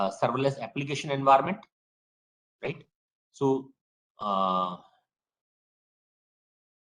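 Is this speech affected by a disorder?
No.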